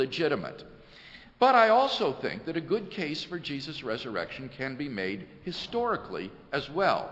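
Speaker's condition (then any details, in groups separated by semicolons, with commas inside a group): No condition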